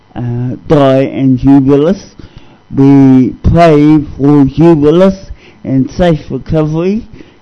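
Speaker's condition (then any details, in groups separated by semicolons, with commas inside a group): Cerebral palsy; discovered at age 2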